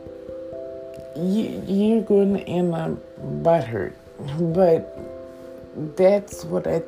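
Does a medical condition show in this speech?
Yes: stroke with stutter; cannot move, hands not working, constant pain, physical therapy, not sleeping, caregiver Miss Priest gives medicines, meals.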